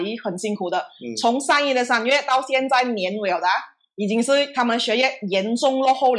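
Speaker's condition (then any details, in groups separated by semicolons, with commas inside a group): No condition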